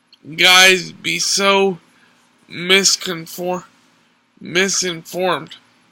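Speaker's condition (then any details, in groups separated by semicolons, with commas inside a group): Cerebral palsy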